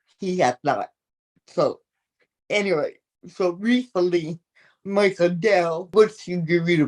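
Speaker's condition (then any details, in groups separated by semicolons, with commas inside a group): Athetoid cerebral palsy; speech, wheelchair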